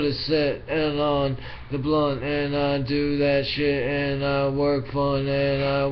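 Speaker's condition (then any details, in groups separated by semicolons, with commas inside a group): Brain injury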